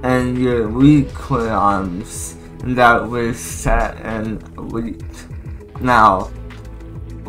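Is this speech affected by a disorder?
Yes: cerebral palsy.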